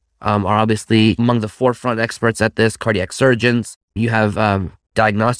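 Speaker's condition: No condition

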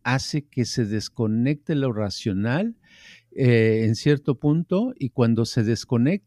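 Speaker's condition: No condition

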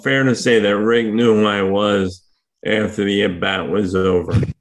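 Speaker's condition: ALS; ALS diagnosed last year, power wheelchair for mobility; hard to speak for long periods right now

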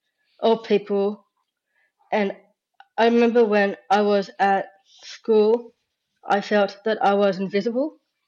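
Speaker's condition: Down syndrome

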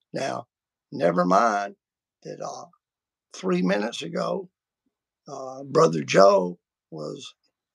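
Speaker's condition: Vocal cord surgery; including laser treatment

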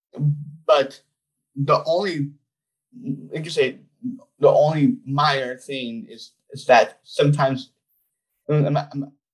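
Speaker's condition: Down syndrome; gave TEDx talk

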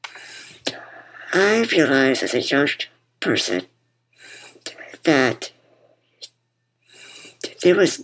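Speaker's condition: Muscular dystrophy; diagnosed as toddler, uses wheelchair; bipap machine audible throughout conversation

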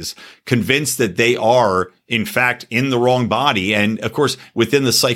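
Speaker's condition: No condition

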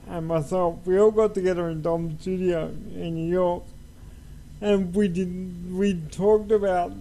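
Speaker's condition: Cerebral palsy; from birth, uses wheelchair, drummer despite condition

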